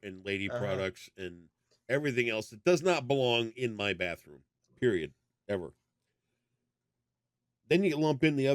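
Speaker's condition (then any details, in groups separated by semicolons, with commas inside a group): No condition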